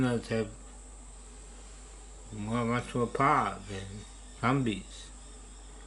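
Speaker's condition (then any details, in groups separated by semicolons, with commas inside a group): Parkinson's disease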